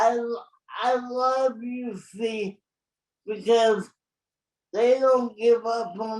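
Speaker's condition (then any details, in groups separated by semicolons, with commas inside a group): Cerebral palsy; present from birth, premature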